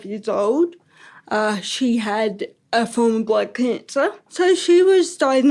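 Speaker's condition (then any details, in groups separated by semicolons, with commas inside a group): Ataxic cerebral palsy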